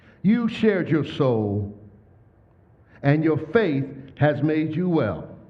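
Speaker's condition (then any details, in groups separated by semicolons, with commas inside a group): No condition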